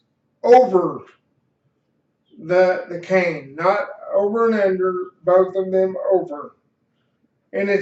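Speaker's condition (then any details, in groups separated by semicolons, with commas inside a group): Cerebral palsy; slight speech impediment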